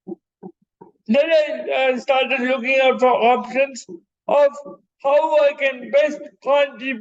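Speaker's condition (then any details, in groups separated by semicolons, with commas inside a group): Cerebral palsy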